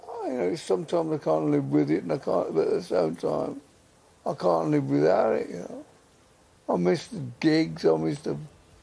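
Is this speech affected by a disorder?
Yes: Parkinson's; controlled by medication.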